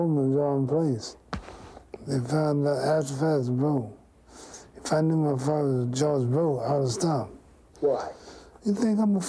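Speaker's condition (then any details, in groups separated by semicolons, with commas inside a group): Parkinson's syndrome; no tremor, no weakness; sometimes slurred speech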